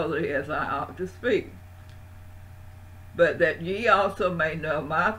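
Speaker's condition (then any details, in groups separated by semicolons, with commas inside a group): Parkinson's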